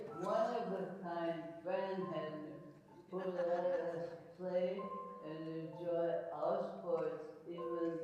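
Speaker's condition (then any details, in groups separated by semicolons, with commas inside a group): ALS; speech and swallowing changes present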